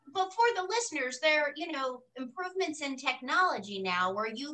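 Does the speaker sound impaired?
No.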